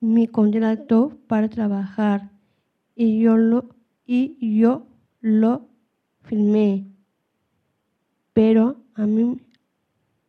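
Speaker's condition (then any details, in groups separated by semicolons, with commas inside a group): Down syndrome; speaks Spanish, English interpretation given after her lines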